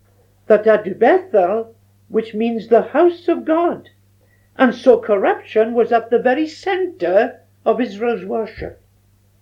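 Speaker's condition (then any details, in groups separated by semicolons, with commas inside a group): No condition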